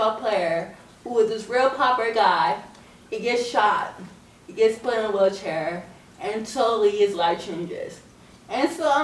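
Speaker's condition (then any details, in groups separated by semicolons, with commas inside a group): Cerebral palsy; scoliosis, spine and leg surgery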